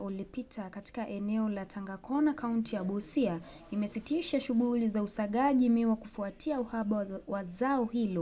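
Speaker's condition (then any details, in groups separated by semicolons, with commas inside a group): No condition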